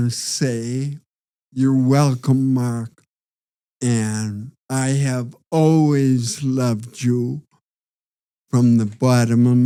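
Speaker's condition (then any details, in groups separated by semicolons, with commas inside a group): Parkinson's disease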